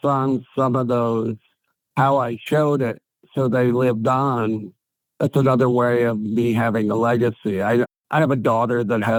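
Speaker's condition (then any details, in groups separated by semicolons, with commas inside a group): ALS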